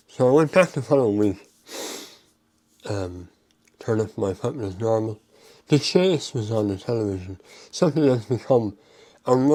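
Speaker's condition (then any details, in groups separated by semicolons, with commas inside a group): Mouth cancer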